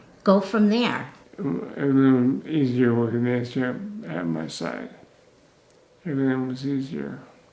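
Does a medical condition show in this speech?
Yes: chronic progressive multiple sclerosis; chronic progressive form, onset as one-sided paralysis, recovered; about 46 years since diagnosis, progressed over years.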